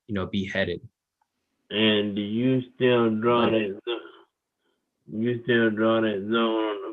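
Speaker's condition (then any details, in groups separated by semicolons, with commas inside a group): Cerebral palsy; wheelchair user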